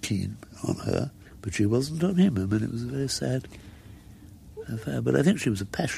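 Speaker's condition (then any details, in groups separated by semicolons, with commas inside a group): Muscular dystrophy; helped around by carers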